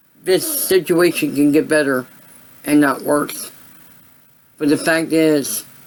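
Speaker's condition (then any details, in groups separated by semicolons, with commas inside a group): Cerebral palsy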